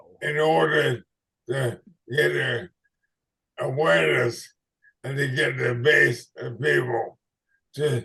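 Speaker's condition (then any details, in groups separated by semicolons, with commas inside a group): ALS/MND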